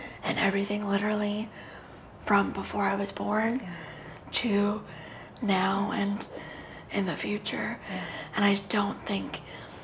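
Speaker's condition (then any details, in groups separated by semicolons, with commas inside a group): Cerebral palsy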